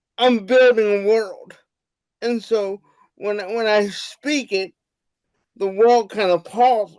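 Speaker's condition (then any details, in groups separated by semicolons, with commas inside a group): Cerebral palsy; wheelchair user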